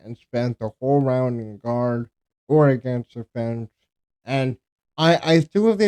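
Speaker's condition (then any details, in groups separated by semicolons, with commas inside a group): Cerebral palsy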